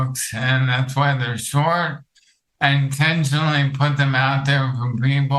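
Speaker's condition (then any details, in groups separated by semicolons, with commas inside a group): ALS; hard to talk long, speech unclear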